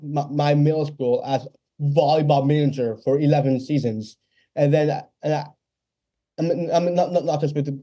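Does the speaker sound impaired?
Yes: Down syndrome; congenital, lifelong; age 26.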